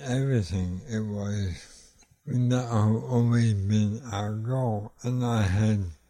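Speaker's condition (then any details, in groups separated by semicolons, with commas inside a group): ALS; ALS (Lou Gehrig's disease), motor neurons dying, possible diagnosis about a year ago; rode recumbent tricycle after fall in Arizona, three emergency room visits; voice already affected by condition, used to be fairly soft-spoken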